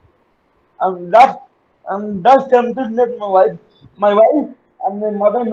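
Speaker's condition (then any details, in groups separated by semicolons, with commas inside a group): Cerebral palsy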